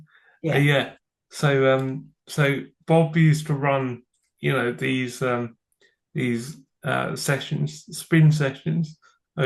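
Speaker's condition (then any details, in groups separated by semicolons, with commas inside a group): Cerebral palsy; from birth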